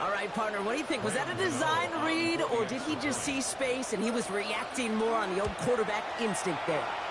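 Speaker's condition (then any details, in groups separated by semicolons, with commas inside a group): No condition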